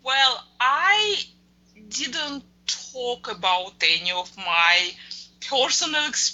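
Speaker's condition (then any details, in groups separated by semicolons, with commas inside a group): Stuttering; recently attained a great deal of fluency; still stutters, talks fluently in many situations; prolonged sounds, blocks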